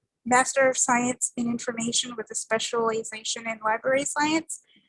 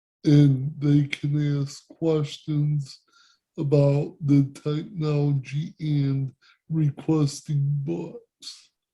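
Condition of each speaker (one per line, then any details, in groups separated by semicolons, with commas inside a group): No condition
Cerebral palsy; present from birth; speech impairment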